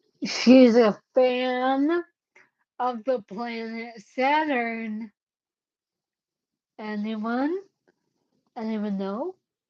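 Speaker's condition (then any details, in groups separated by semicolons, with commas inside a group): Cerebellar ataxia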